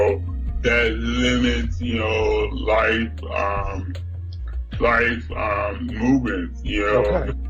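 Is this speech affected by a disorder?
Yes: cerebral palsy.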